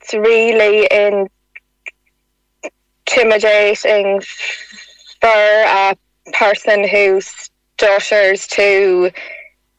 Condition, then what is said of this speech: Stuttering. She also gets constant hang-ups on phone calls instead of the listener waiting for her to speak.